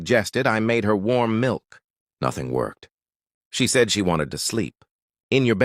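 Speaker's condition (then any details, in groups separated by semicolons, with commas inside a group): No condition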